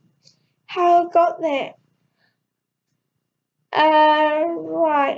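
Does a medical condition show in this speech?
Yes: cerebral palsy.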